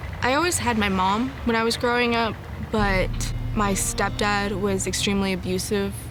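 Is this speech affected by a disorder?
No.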